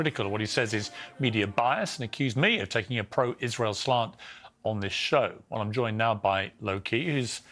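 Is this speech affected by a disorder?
No.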